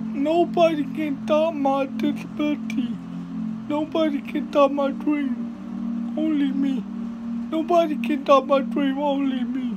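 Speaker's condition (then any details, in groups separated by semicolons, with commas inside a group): Cerebral palsy; present from birth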